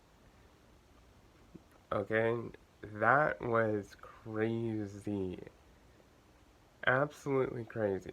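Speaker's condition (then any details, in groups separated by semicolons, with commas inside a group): Cerebral palsy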